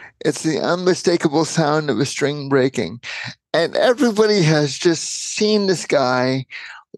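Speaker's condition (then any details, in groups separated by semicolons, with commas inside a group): Cerebral palsy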